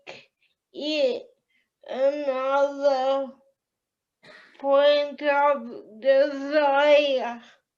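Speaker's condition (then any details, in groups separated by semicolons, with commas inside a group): Cerebral palsy; powerchair user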